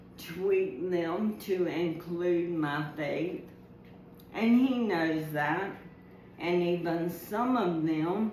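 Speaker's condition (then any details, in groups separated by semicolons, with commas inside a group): ALS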